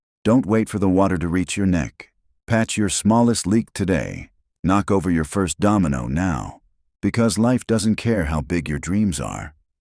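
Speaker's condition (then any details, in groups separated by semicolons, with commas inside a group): No condition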